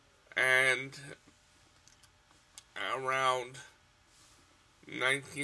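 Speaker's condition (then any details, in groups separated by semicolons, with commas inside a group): Cerebral palsy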